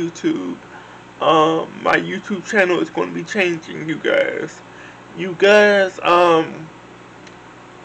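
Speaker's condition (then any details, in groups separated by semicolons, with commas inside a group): Cerebral palsy; affects legs, arms, hands, scissoring surgery, knee and wrist surgeries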